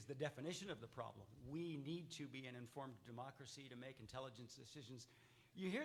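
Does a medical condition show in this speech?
No.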